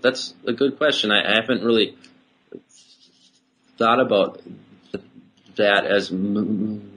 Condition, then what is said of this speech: Stuttering. I know that if someone were to hear me for the first time ever talk, they'd be like, whoa, that dude stutters a lot.